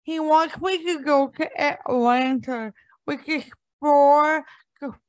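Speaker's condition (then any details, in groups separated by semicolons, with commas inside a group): Cerebral palsy; since birth, diagnosed at age 2, arthritis since age 30, becoming less ambulatory, cannot stand long even assisted; speech mocked for years for how it sounds, speaks on podcasts, avoids speaking in TikTok videos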